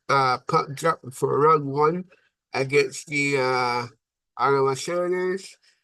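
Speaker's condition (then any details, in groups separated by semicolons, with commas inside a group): Cerebral palsy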